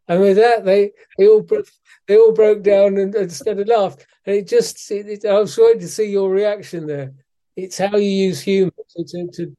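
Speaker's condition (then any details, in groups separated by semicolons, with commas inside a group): Parkinson's disease; suspected for a while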